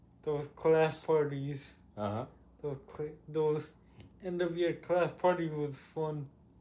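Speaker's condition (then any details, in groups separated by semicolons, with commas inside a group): Cerebral palsy; with developmental delay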